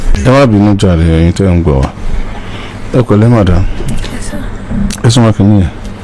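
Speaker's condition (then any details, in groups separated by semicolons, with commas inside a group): No condition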